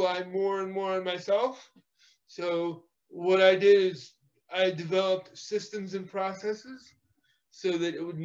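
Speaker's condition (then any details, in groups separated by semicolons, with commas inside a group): Cerebral palsy; physical therapy in childhood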